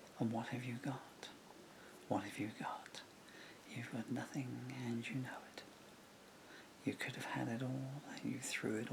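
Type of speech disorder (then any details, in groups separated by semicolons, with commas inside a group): Bulbar dysarthria; progressive bulbar palsy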